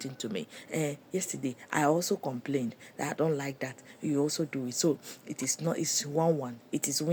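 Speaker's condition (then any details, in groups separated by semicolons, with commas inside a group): No condition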